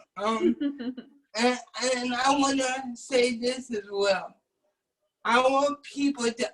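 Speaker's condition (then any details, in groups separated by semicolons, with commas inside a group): Cerebral palsy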